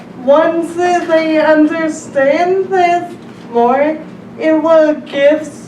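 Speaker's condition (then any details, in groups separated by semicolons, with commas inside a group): Traumatic brain injury; injured at age 10, relearned everything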